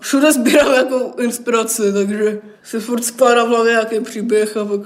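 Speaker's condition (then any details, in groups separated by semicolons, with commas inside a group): Down syndrome; congenital, since birth; 20 years old, very sensitive to sound, occasionally uses noise-blocking headphones; pronounces very well, communicates and forms sentences well, talked from around age one, attended speech therapy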